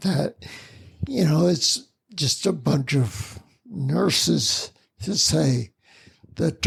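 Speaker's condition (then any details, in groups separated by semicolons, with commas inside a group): Spinocerebellar ataxia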